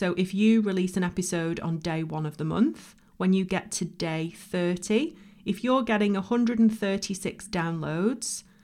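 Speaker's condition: No condition

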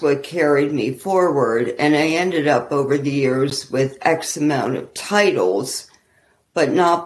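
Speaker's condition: ALS; small symptoms traced back easily 10 years or more; walking impaired, not yet bad, expects progression

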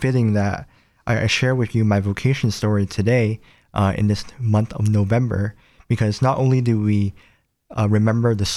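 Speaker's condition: Cleft palate; nose and lip

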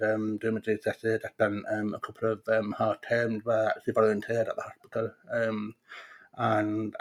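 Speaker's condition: Profound deafness; congenital profound deafness, diagnosed at 18 months, no hearing; talks despite consultant predicting no speech and need for sign language

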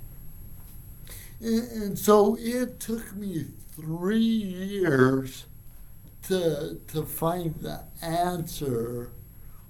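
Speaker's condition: Cerebral palsy; from birth

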